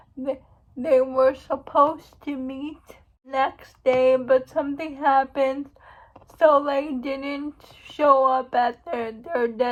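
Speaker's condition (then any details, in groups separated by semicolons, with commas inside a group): Cerebral palsy; uses wheelchair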